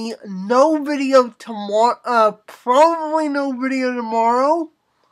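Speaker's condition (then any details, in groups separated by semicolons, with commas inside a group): Cerebral palsy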